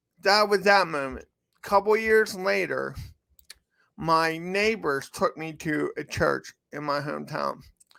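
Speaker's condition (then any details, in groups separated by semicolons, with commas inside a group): Cerebral palsy; from birth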